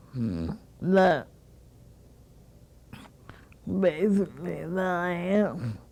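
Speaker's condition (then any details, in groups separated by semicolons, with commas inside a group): Cerebral palsy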